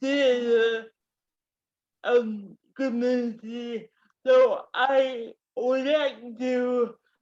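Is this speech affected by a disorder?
Yes: cerebral palsy.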